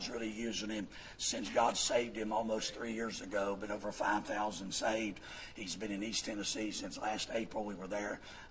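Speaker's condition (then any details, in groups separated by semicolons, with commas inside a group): Vocal fold paralysis, bilateral; speaks with false vocal folds; voices with false folds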